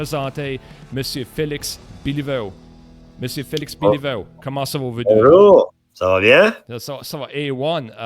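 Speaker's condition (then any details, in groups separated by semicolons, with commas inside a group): No condition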